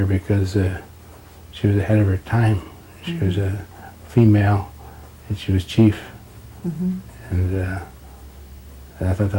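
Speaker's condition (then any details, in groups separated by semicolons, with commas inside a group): Parkinson's disease; slowed down, on medication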